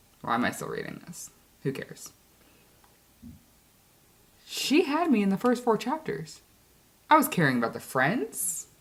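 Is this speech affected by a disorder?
No.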